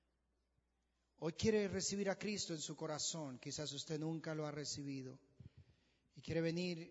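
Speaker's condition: No condition

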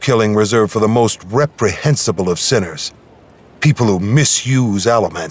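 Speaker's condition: No condition

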